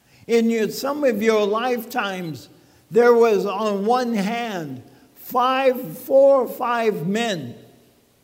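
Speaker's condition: ALS; als diagnosed this past spring, no cure, affects speaking, swallowing, walking; talking funny

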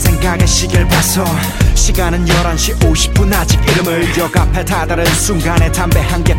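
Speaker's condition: No condition

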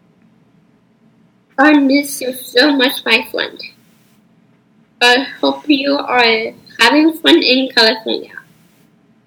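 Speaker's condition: Down syndrome; age 13

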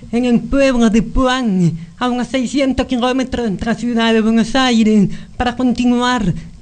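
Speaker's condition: Profound bilateral congenital deafness; learned speech visually by lip reading and early reading, now perceives speech through implants

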